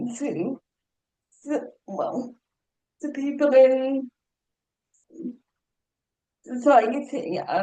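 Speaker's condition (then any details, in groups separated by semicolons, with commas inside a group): Cerebral palsy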